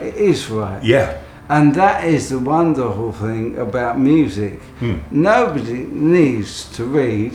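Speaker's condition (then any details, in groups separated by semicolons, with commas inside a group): ALS; voice may sound peculiar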